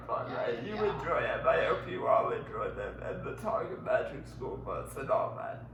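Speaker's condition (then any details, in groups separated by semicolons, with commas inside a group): Cerebral palsy; powered wheelchair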